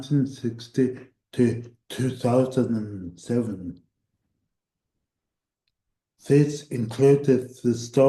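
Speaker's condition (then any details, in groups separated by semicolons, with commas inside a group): Cerebral palsy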